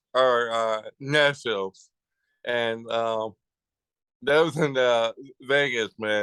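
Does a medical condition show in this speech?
Yes: cerebral palsy.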